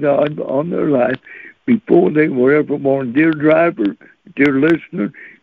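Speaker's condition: Cerebral palsy; since birth

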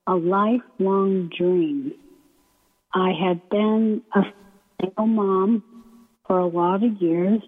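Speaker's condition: ALS; wheelchair user

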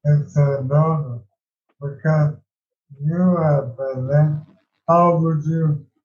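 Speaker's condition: ALS; walked with two walking sticks at an earlier stage

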